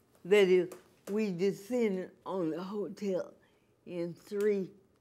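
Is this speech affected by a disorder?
Yes: cerebral palsy; from birth.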